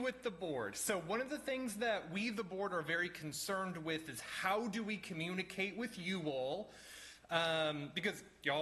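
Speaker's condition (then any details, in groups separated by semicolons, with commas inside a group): No condition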